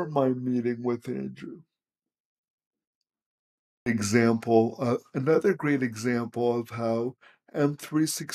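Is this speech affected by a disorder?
Yes: cerebral palsy.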